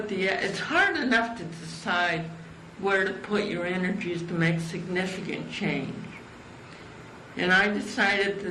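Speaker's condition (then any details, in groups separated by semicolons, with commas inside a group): Cerebral palsy; from birth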